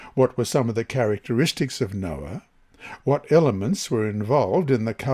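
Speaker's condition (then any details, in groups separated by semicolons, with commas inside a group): No condition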